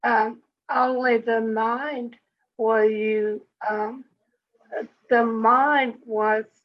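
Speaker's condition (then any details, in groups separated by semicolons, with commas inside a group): Speech impediment; speech impediment after stroke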